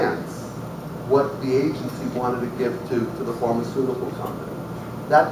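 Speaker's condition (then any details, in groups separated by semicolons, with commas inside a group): No condition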